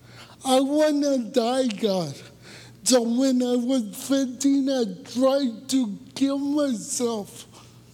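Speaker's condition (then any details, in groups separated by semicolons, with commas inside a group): Cerebral palsy; born about two weeks early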